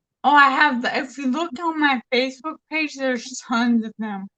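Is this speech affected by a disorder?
Yes: traumatic brain injury; previous tracheostomy.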